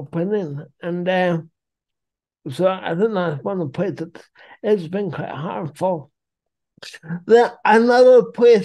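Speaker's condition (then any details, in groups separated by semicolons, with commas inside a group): Cerebral palsy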